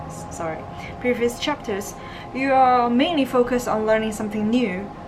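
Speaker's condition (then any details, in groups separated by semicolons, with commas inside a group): No condition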